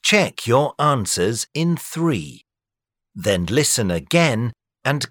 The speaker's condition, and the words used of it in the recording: None; typical speech.